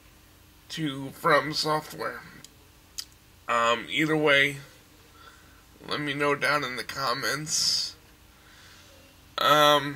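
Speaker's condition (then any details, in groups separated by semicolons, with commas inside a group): Cerebral palsy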